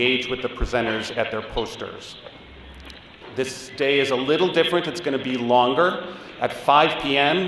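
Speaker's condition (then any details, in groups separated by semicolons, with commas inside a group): No condition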